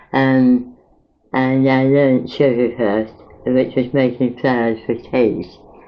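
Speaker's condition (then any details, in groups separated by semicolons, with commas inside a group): Mouth cancer after operations; 23 years since diagnosis, permanent mouth and tongue pain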